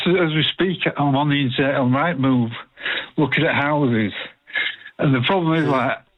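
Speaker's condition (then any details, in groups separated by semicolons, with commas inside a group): Parkinson's disease; DBS implant, DBS surgery couple of years ago, worsening over last 18 months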